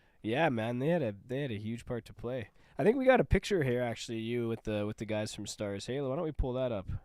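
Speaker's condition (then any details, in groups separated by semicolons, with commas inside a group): No condition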